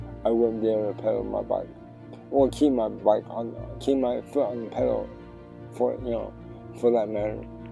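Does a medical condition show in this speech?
Yes: cerebral palsy; tends to mess up words.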